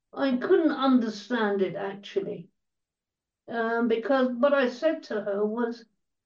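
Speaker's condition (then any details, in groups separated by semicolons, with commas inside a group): Cerebral palsy; quadriplegia, wheelchair user, totally blind from 15, partially deaf, treated 4-19 at Bowbath Cerebral Palsy Centre; 24/7 live-in carer; dictated book to Steve who typed, speaks fast when in full flow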